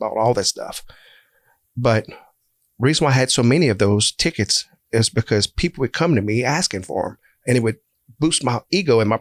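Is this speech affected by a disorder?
No.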